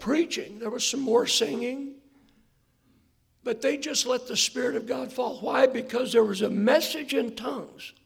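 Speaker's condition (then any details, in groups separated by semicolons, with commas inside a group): Hoarseness after vocal cord surgery; hoarse voice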